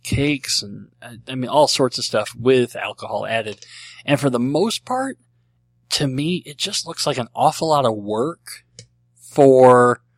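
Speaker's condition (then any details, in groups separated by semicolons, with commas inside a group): Cleft lip and palate; cleft lip and palate since birth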